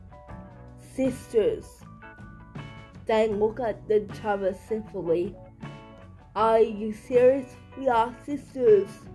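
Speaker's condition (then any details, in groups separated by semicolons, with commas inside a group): Cerebral palsy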